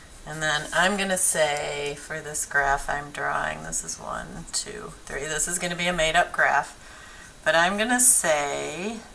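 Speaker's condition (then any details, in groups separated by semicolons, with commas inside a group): No condition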